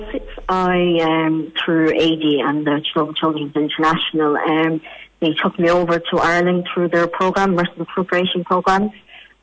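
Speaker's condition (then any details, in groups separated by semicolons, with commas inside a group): Cleft palate; congenital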